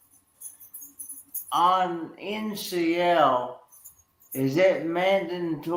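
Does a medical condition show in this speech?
Yes: cerebral palsy.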